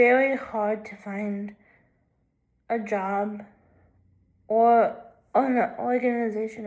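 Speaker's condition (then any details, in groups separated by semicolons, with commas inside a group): Cerebral palsy, left hemiplegia; left hemiplegia, full-time wheelchair user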